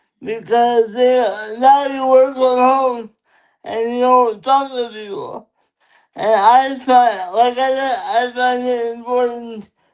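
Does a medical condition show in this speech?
Yes: cerebral palsy; lifelong; limited energy.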